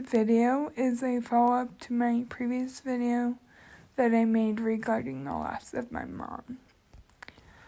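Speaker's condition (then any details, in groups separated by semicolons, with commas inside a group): Cerebral palsy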